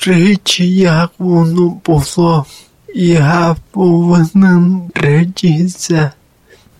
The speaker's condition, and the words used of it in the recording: Cerebral palsy. Внутрішня я навіть не слышу дефект речі.